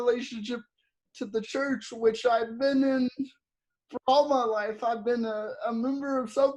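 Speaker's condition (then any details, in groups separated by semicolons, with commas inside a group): Cerebral palsy; audibly affected speech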